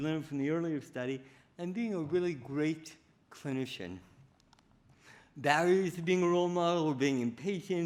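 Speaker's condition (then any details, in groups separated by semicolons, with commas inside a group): Cerebral palsy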